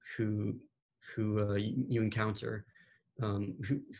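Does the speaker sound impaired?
Yes: stuttering; stutter present as long as remembered, lots of speech therapists, attended Camp Shoutout for people who stutter; aims to improve fluency through public speaking, listeners sometimes say spit it out or slow down; here repeated words, prolonged sounds.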